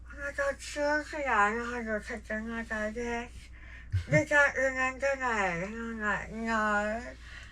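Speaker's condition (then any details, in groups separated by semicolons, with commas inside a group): Jaw cancer surgery; tracheostomy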